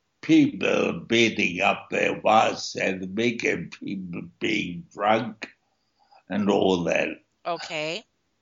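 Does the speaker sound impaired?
Yes: stroke with speech impediment; tracheotomy, nasal feeding tube, vena cava filter, right side partly paralyzed; many years after stroke, slack vocal cords on that side; had to learn to speak again, speech impediment still audible, presses more air to sound.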